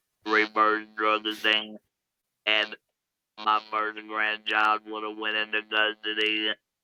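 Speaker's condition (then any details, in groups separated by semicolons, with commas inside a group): Laryngectomy; larynx removed for smoking-related laryngeal cancer, electrolarynx speech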